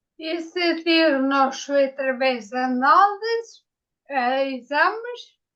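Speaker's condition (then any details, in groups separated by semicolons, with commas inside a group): Ataxia after brain injury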